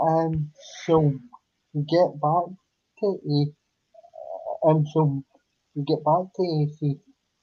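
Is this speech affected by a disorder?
Yes: cerebral palsy; unable to walk.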